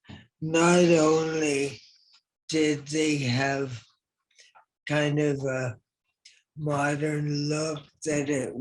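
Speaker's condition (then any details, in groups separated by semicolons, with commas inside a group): ALS; operation six months ago, then intensive care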